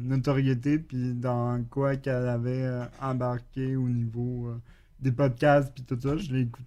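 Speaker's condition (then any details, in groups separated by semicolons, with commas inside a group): Cerebral palsy; stable, major physical limitation, spasms more on right side, physical conditioning, intervention plans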